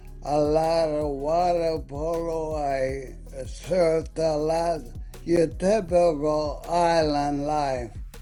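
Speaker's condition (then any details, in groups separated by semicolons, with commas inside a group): ALS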